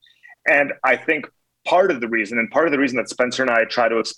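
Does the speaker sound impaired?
No.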